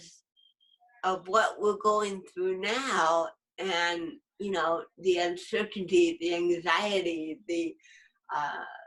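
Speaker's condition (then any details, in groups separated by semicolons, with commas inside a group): Cerebral palsy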